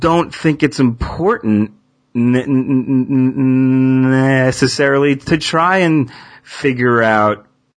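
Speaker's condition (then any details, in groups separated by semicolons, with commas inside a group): Stuttering; person who stutters, working on stuttering, okay stuttering in front of people; anxiety about stuttering or social communication has paralyzing effect; blocks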